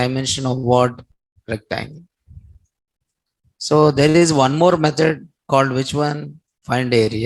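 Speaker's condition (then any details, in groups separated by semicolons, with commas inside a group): No condition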